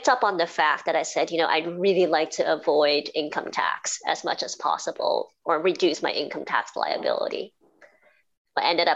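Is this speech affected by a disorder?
Yes: cleft palate and cleft lip; speech described as very clear after speech therapy.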